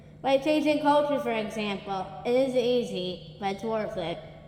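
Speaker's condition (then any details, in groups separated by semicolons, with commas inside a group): Down syndrome; present from birth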